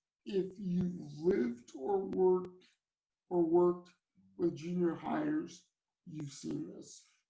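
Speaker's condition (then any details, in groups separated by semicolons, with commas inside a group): Cerebral palsy; from birth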